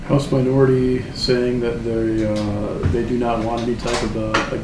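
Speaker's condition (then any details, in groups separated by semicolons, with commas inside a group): No condition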